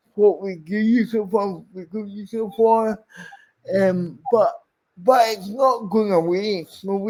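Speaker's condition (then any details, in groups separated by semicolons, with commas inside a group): Cerebral palsy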